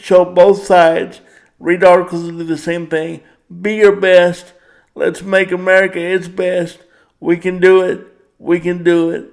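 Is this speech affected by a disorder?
Yes: cerebral palsy; power wheelchair.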